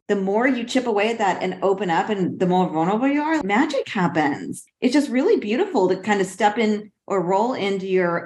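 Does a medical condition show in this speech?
No.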